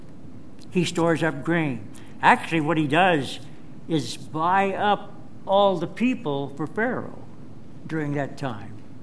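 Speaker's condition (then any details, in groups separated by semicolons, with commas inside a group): No condition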